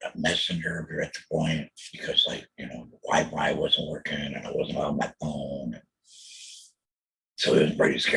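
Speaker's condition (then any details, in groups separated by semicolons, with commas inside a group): Total laryngectomy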